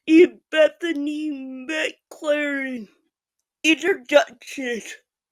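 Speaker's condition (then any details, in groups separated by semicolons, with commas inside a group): Physical speech impairment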